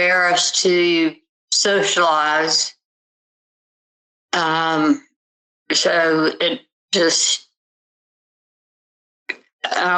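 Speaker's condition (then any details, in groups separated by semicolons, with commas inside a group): Tardive dyskinesia; about 10 years since onset, on neurologist medication; stuttering, visible tongue movements, eating affected, swallowing mostly unaffected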